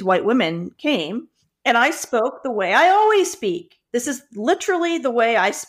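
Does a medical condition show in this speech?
No.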